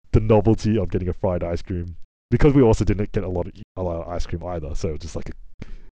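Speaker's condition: No condition

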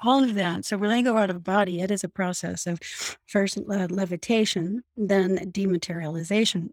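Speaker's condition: No condition

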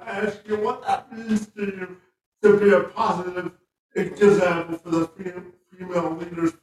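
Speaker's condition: Spastic quadriplegia cerebral palsy; from birth

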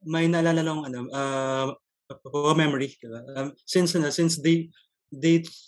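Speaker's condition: Stuttering; broken, choppy non-fluent speech, dreads answering strangers like jeepney drivers, public communication affected; repeated sounds

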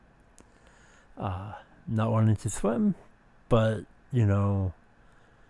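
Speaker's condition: Speech impediment

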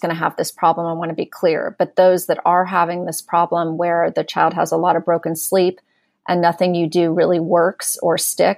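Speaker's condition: No condition

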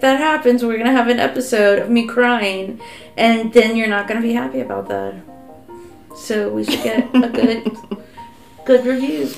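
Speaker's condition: No condition

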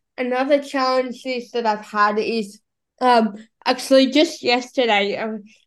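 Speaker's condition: Cerebral palsy; battery-powered wheelchair user

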